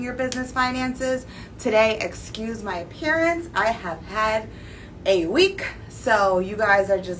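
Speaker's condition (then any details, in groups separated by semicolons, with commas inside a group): No condition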